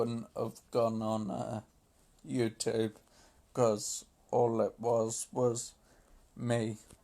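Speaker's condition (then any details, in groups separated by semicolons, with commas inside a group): Multiple sclerosis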